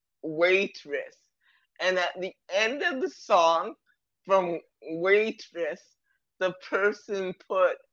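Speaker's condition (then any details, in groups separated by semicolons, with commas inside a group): Cerebral palsy; present from birth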